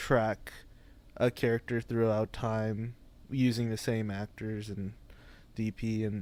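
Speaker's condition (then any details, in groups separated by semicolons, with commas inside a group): No condition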